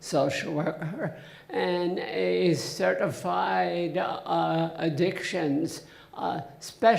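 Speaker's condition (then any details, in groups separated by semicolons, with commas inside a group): Essential tremor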